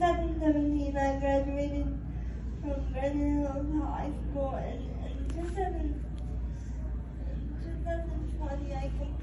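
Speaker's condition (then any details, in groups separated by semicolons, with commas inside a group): Cerebral palsy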